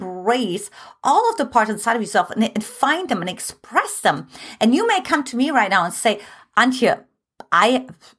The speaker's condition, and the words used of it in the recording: None; typical speech.